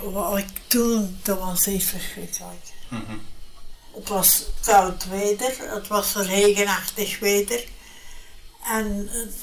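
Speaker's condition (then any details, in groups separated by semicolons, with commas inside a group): Brain hemorrhage; some letters no longer pronounceable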